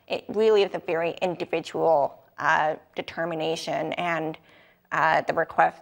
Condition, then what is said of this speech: Deafness. Yeah, I maybe have an accent that's slightly different.